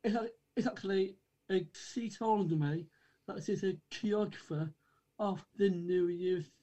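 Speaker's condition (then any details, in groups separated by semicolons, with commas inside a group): Down syndrome; from birth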